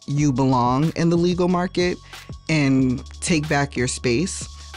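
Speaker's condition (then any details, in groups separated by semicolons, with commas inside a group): No condition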